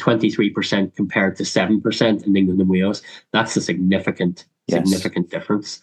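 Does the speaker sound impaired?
Yes: cleft lip and palate; congenital.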